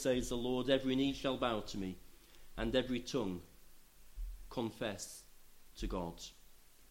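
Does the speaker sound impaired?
No.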